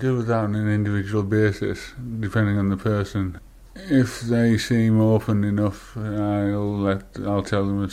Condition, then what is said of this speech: Parkinson's disease. And I've got a quieter voice normally, and I slur a lot, and I get negative